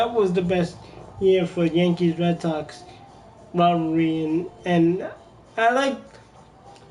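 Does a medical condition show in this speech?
Yes: cerebral palsy; from birth.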